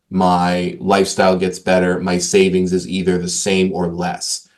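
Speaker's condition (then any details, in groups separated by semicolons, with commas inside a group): No condition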